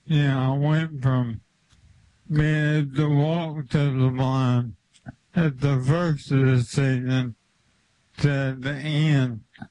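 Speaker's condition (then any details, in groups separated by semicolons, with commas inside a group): ALS; limb onset, left hand weakness first, spread through left arm, slight right leg symptoms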